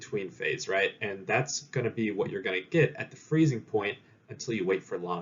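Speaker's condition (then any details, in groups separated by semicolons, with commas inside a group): No condition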